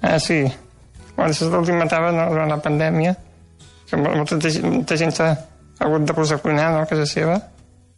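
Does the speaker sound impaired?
Yes: Duchenne muscular dystrophy; dictates instead of writing, colds or bronchitis cause suffocation crises treated with morphine.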